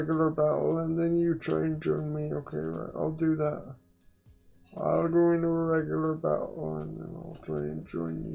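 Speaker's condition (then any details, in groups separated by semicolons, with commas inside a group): Quadriplegic cerebral palsy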